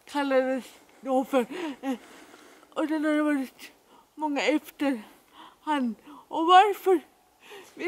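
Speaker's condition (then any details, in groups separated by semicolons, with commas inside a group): Dyskinetic cerebral palsy; dyskinetic form, severe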